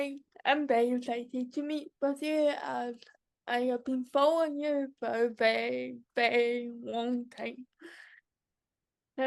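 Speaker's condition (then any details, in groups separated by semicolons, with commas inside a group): Cerebral palsy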